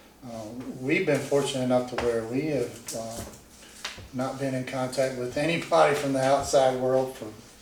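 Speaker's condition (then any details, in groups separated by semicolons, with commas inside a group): No condition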